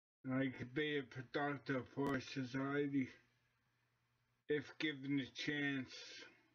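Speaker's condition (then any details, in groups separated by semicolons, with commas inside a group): Cerebellar ataxia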